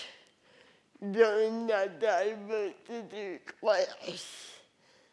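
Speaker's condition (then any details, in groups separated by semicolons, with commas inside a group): Cerebral palsy; cerebral palsy accent, listeners adjust over time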